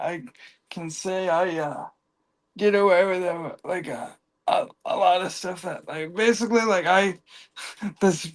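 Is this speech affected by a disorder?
Yes: cerebral palsy; from birth.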